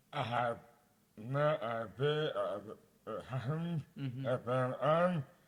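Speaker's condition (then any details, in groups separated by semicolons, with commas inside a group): Dystonia; mouth impairment affects speech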